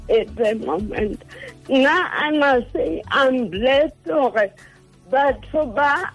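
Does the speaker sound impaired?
Yes: cerebral palsy; present from birth, affects walking and hand use, uses hands in a different way, takes her time; affects speech.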